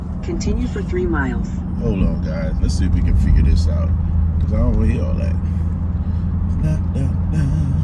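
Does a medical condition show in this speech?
No.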